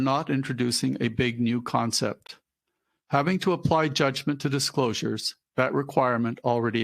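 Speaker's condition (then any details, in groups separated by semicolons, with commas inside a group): No condition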